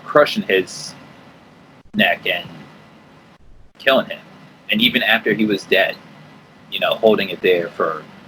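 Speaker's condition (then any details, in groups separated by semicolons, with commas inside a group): No condition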